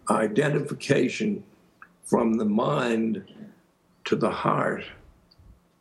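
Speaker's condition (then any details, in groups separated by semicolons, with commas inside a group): Aphasia; speech stops, and things like that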